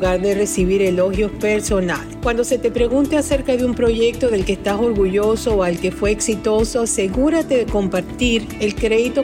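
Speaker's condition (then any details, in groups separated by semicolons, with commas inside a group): No condition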